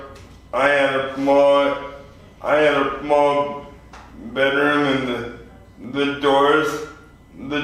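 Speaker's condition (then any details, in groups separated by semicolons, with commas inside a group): Spastic quadriplegia cerebral palsy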